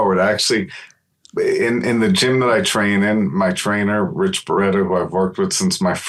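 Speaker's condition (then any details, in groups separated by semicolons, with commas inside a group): No condition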